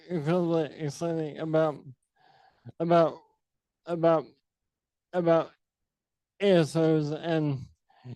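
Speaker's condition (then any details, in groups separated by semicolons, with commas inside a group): ALS; sporadic form; diagnosed at age 32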